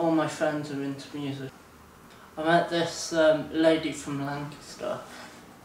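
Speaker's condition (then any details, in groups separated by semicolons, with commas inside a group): Friedreich's ataxia; uncoordinated, unsteady movements; age 24, onset age 13, seven years since diagnosis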